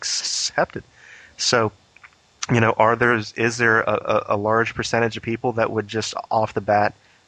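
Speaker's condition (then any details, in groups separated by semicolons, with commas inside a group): Stuttering; long concealed before coming out about it, now openly acknowledged; repeated sounds, prolonged sounds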